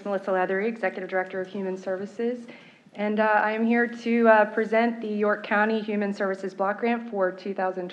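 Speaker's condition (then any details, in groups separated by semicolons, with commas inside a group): No condition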